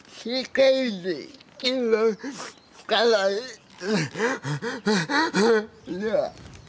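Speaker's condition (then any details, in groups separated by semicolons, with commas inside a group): Cerebral palsy; congenital, affects hands and feet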